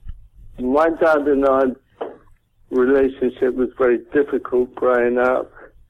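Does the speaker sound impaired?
Yes: cerebral palsy; dead for 26 minutes at birth.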